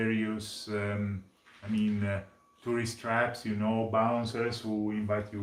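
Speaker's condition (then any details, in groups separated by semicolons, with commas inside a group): No condition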